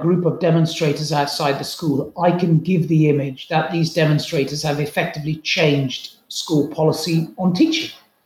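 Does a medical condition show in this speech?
No.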